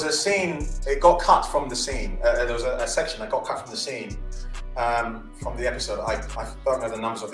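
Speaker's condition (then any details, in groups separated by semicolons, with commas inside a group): No condition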